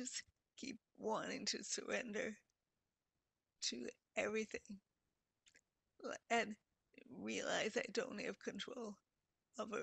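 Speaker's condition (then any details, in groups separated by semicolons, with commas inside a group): Multiple sclerosis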